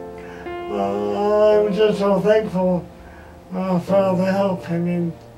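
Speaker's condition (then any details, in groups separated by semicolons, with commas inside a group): ALS; about 15 years, severe breathing difficulty, discharged from hospice; frequent breaths while speaking, loud words deplete air, worse night, morning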